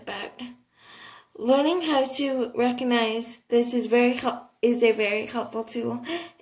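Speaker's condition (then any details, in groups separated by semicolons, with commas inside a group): Cerebral palsy, athetoid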